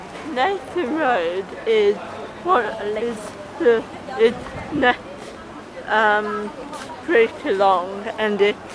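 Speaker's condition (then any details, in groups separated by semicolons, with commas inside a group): Cerebral palsy; oxygen starvation at birth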